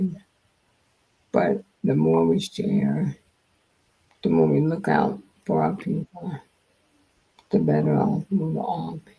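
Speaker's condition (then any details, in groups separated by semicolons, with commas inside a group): Multiple sclerosis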